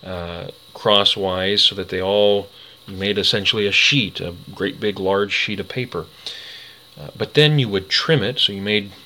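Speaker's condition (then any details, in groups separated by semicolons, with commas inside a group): No condition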